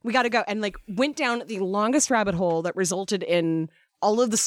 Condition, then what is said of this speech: None; typical speech.